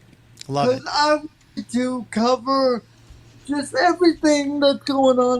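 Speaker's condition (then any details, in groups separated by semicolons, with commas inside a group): Cerebral palsy; from birth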